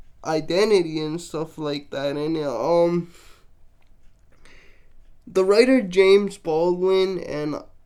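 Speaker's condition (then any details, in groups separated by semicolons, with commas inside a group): Cerebral palsy, mixed, mild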